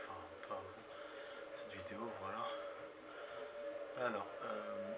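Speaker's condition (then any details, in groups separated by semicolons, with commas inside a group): No condition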